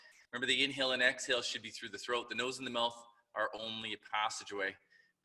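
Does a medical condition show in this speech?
No.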